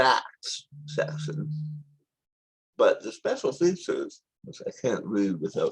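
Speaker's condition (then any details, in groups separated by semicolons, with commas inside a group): Tongue cancer surgery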